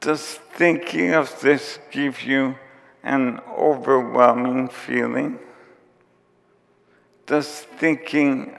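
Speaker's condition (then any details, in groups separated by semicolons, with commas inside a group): ALS; onset with tiredness and clumsiness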